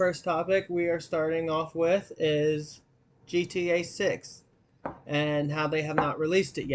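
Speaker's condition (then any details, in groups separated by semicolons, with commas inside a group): No condition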